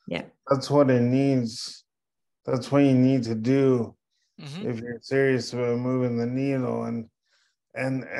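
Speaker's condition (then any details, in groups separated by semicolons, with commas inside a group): Cerebral palsy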